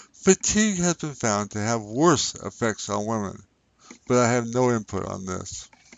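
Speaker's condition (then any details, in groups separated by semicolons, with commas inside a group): Traumatic brain injury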